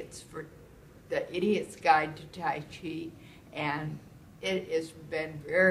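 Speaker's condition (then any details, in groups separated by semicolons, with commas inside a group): Multiple sclerosis; primary progressive form; symptoms improved with tai chi and meditation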